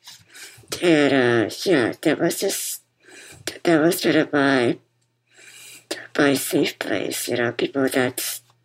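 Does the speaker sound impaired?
Yes: muscular dystrophy; form of muscular dystrophy diagnosed as toddler, wheelchair user, relies on others for most daily activities; wears bipap machine to help breathe during conversation; bipap machine audible throughout conversation.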